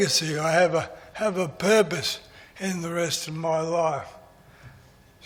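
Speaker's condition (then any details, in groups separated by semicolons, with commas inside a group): MND; voice is going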